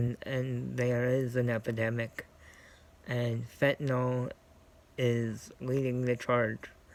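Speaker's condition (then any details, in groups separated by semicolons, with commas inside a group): Cerebral palsy; scoliosis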